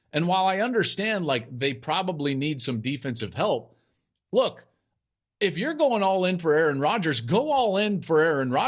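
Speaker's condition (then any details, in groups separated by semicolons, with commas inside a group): No condition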